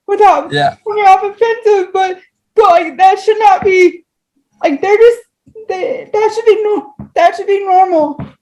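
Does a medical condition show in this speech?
Yes: cerebral palsy.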